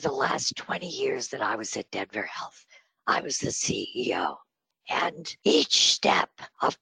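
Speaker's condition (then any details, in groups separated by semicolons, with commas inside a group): Spasmodic dysphonia; breathy voice from Botox treatment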